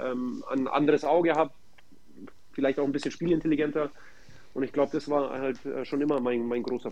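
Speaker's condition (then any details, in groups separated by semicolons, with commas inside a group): No condition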